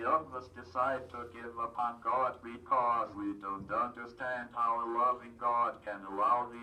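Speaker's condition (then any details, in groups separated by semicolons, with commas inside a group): Cerebral palsy, athetoid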